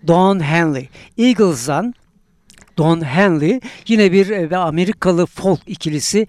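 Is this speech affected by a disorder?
No.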